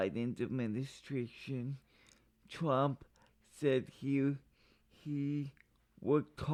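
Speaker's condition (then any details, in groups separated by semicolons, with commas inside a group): Cerebral palsy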